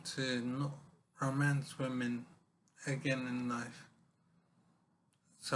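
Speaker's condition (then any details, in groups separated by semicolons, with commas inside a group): Brain injury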